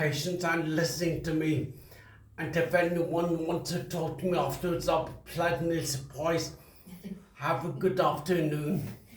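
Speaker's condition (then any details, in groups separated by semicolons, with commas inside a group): Traumatic brain injury; 21 years since injury, right hand control improved, some spilling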